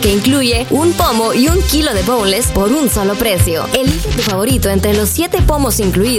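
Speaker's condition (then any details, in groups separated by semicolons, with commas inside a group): No condition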